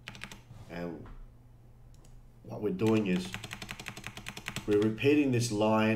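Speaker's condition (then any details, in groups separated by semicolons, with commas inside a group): No condition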